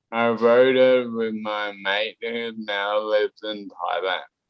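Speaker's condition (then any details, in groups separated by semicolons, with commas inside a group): Cerebellar ataxia; brain cause, wheelchair; unable to walk since age 11; speech affected, hard to understand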